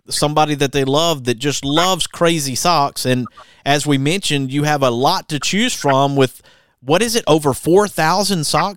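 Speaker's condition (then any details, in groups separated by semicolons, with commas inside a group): No condition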